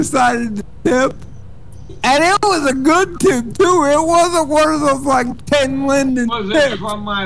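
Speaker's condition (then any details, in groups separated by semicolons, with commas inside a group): Cerebral palsy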